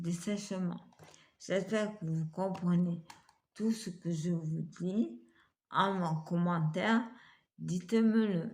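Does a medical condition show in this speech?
Yes: multiple sclerosis.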